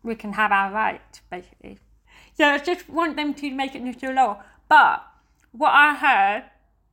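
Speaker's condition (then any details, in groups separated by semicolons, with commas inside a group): Deafness; hears song beat and singing but not words, heavy metal rock indistinct, uses sign language; dances by counting and following partner Giovanni's lead, not the music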